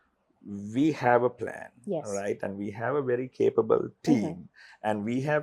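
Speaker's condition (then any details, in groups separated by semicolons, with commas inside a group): No condition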